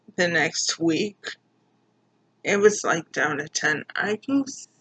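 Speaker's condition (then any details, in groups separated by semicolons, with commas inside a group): Cerebral palsy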